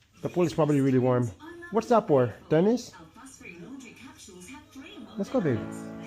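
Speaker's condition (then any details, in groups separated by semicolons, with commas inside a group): No condition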